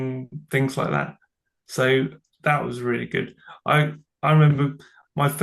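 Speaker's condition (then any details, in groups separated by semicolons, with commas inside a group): Cerebral palsy; from birth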